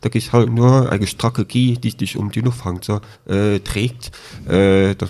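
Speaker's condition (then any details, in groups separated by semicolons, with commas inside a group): Deafness with cochlear implant, congenital deafness; born deaf, cochlear implant surgery at 13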